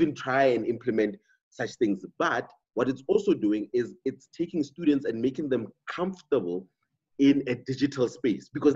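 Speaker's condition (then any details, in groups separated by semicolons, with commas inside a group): No condition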